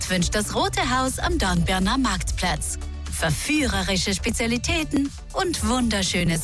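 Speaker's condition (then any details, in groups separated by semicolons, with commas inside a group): No condition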